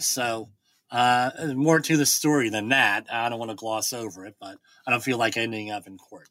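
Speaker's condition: Bilateral cleft lip and palate

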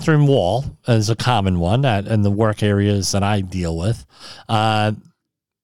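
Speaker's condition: Cleft lip and palate

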